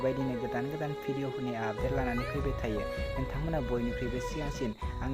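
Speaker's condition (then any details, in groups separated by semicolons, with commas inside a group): No condition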